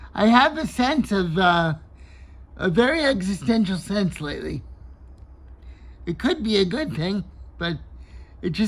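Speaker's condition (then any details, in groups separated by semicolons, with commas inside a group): Cerebral palsy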